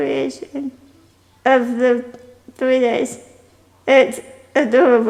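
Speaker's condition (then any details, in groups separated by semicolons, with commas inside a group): Spinal muscular atrophy type 2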